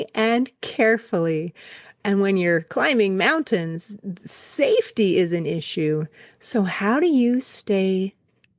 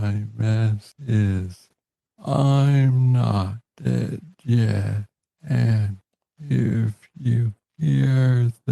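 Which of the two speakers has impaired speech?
The second: Parkinson's disease; diagnosed at age 35.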